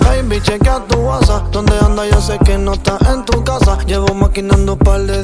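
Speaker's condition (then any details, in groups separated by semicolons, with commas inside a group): No condition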